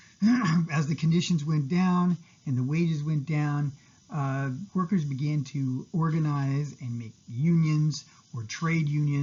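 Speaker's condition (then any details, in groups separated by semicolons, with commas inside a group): No condition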